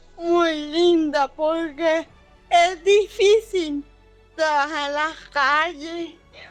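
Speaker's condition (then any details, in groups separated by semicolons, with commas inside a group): Cerebral palsy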